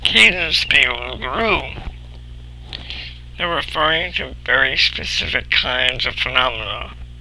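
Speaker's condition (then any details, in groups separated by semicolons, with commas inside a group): Cerebral palsy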